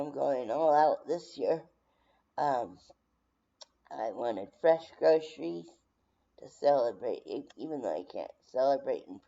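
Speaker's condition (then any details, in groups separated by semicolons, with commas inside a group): Brain injury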